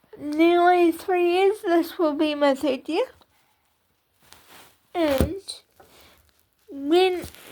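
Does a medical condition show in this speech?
Yes: cerebral palsy.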